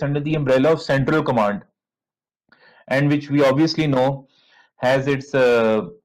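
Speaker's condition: No condition

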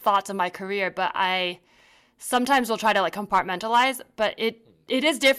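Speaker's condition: No condition

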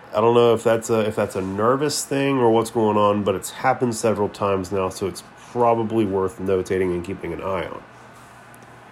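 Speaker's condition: No condition

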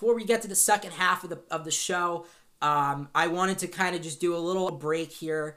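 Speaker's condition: No condition

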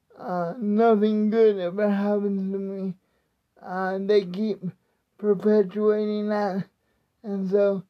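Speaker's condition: Cerebral palsy; speech not affected by disability

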